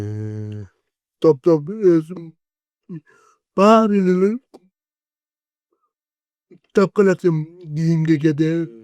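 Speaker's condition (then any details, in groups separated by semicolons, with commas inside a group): Cerebral palsy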